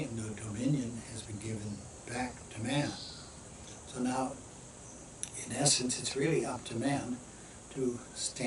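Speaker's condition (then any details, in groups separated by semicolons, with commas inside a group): No condition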